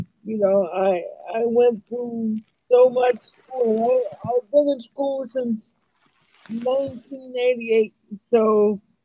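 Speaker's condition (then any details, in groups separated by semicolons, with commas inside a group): Cerebral palsy; uses wheelchair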